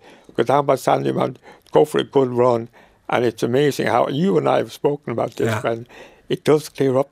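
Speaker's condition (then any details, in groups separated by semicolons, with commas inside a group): Motor neuron disease; about 5.5 years since diagnosis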